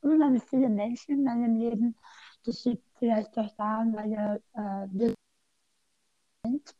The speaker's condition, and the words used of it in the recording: Tongue cancer surgery. Also ich würde dich auch bitten, ich neige leider dazu, dann sehr schnell zu sprechen.